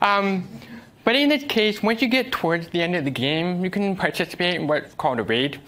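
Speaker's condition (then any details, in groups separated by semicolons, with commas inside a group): Deafness; uses American Sign Language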